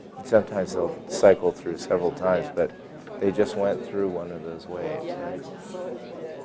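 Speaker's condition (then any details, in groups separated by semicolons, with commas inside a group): No condition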